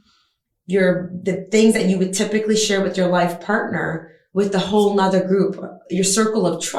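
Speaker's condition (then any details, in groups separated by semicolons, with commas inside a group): No condition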